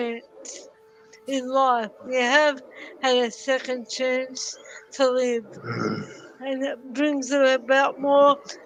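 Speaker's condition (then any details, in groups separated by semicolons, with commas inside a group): Cerebral palsy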